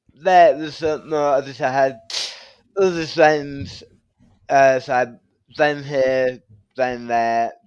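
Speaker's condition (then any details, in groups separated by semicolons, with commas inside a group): Tongue cancer surgery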